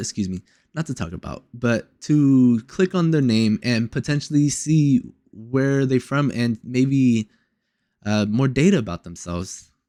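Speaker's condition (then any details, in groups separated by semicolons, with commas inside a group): No condition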